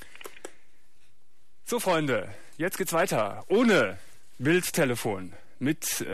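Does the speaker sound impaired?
No.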